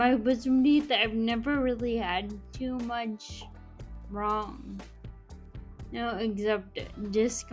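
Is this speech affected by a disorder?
Yes: Friedreich's ataxia.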